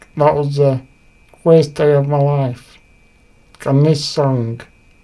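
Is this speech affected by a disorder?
Yes: Duchenne muscular dystrophy; about 23 years ago.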